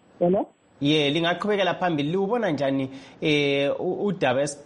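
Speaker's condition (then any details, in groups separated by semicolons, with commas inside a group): No condition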